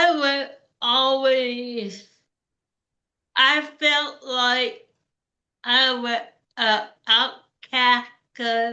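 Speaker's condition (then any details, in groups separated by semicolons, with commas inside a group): Cerebral palsy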